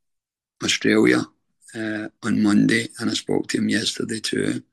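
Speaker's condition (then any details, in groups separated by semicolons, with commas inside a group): Throat cancer treatment effects, stage 4 throat cancer; throat pain after chemo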